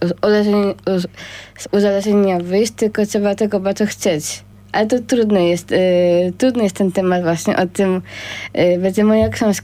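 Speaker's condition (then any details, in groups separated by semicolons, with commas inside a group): Down syndrome; congenital genetic condition, present from birth; age 26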